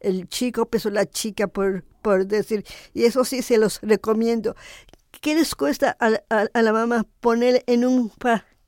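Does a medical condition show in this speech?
Yes: Down syndrome; adult woman.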